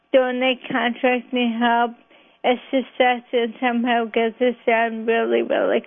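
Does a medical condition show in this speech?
Yes: ALS; bulbar-onset ALS, mother had ALS, possible Ashkenazi genetic link, speech onset about age 37; diagnosed February by specialist, about 2 years since speech symptoms, fine motor weakening, two slowing medications; speech affected first, about 2 years ago, undiagnosed by many doctors.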